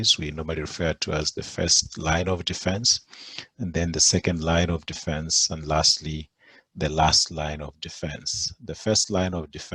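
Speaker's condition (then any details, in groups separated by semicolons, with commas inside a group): No condition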